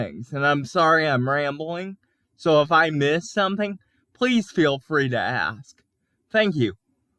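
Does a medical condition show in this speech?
Yes: cerebral palsy; onset at 5 months after breathing stopped, cannot walk; can speak.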